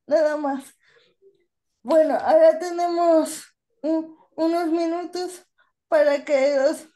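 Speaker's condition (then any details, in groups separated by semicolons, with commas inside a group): Cerebral palsy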